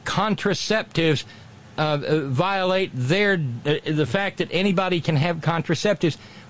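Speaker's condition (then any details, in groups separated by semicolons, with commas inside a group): No condition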